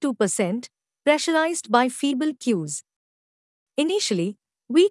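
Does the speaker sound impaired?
No.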